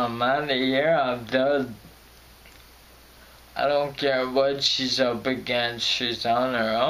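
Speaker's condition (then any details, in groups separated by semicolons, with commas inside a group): Friedreich's ataxia; Friedreich's ataxia, impaired hand-eye coordination; voice crackles when stressed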